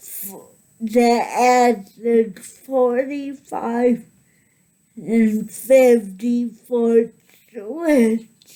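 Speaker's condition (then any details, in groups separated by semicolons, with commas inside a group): Cerebral palsy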